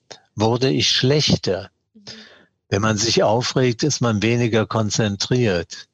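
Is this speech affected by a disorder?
Yes: Parkinson's disease; diagnosed 2016 around age 75, years of tremor before, family doctor blamed stage fright; mild course so far, still trembles, diet and sport to slow progression.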